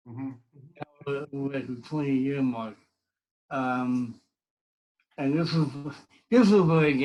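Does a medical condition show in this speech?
Yes: cerebral palsy; speech impediment.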